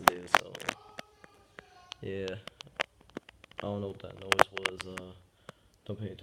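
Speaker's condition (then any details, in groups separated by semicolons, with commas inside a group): No condition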